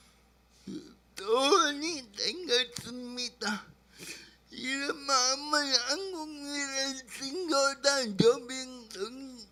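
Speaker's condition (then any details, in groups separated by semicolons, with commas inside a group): Brain lesion disability grade 1, severe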